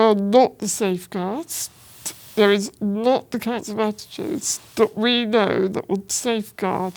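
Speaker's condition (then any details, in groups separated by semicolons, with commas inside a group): Spinal muscular atrophy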